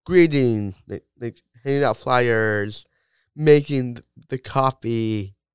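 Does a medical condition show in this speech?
Yes: Down syndrome; diagnosis explained by parents in first grade, loose ligaments, low muscle tone; age 22, physical therapy, injuries and flare ups since high school; self-described natural gift in talking, loves talking to crowds, public speaker, gave TED talk.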